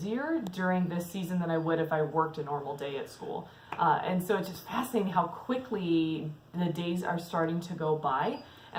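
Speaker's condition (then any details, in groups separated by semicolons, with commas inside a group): No condition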